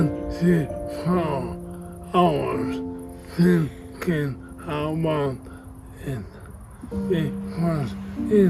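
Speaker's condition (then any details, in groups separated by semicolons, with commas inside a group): ALS; progressive body weakness, mind unaffected; year 5 of disease, still rides horses; needed another's voice to deliver message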